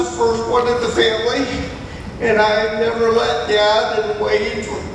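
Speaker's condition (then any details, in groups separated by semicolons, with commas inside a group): Cerebral palsy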